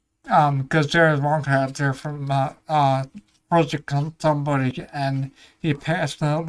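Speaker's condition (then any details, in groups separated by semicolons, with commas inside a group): Ataxia; may slur speech, may sound drunk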